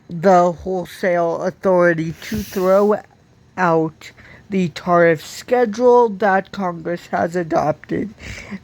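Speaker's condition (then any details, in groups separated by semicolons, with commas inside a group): Cerebral palsy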